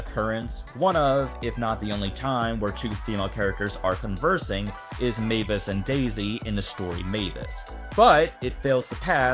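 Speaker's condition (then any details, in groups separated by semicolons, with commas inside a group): No condition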